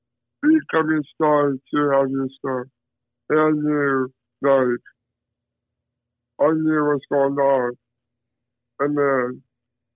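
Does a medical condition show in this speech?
Yes: Down syndrome; with many limitations per father.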